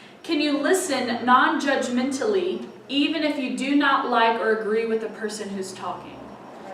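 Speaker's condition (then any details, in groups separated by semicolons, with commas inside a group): No condition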